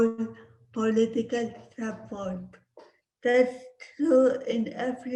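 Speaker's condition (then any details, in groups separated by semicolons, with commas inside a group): Cerebral palsy; speech impediment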